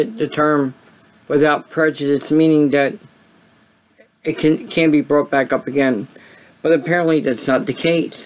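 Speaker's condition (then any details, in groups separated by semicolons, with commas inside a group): Cerebral palsy; voice sound affected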